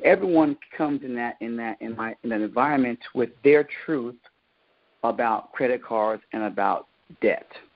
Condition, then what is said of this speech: Stuttering. And I will tell you that you're one of the best speakers that I've ever witnessed because you were extremely passionate.